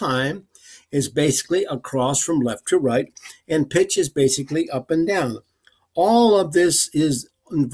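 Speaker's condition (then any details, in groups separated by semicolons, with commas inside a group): No condition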